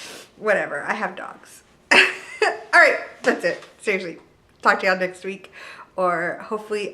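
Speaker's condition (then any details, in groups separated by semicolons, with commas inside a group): No condition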